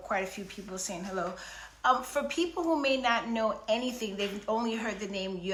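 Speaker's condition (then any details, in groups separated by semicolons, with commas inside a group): No condition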